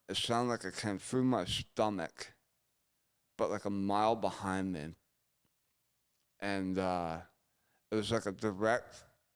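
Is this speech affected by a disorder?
Yes: gunshot injury to chin.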